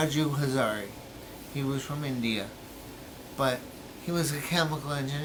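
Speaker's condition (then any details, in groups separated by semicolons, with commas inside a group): Brain injury; memory greatly affected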